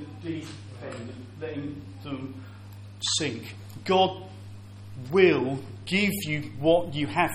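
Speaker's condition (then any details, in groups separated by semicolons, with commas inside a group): Stammer; audible stammer; blocks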